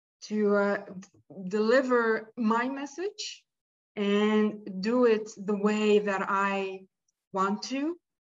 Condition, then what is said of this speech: Stuttering. But I see a big difference from where I was, I would say, 10 years ago and where I am right now.